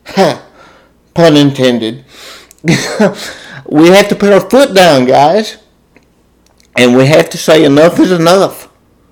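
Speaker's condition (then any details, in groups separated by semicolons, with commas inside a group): Cerebral palsy, spastic diplegia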